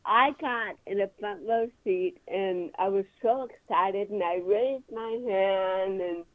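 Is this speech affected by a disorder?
Yes: cerebral palsy; cerebral palsy from birth.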